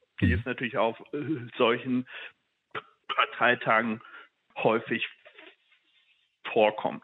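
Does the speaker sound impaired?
Yes: stuttering; stuttering since school age at least, no pain; uses personal tricks to manage stuttering; here blocks.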